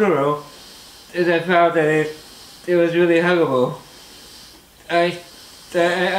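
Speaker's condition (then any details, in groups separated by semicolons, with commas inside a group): Muscular dystrophy, Duchenne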